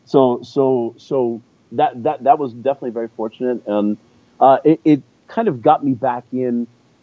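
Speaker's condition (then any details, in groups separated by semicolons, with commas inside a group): Stuttering; occasional stuttering, persisting into adulthood; worse when tired; repeated words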